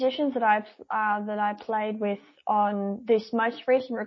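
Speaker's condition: Cleft palate; palate not closing correctly before revision, now projects with ease, more singing control

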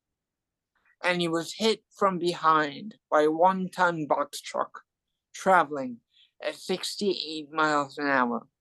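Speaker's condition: Cerebral palsy and hearing loss; adult

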